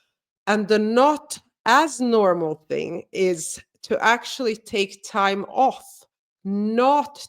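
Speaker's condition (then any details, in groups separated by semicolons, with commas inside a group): No condition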